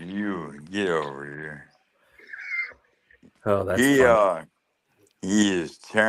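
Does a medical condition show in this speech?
Yes: ALS; losing ability to talk and swallow.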